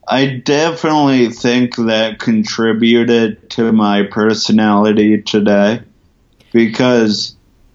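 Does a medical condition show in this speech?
Yes: ataxia from traumatic brain injury; emergency brain surgery, coma, breathing tube two weeks, tracheotomy avoided, memory spared.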